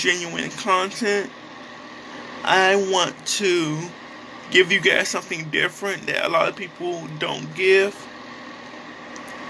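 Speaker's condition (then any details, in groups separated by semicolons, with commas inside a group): Cerebral palsy; affected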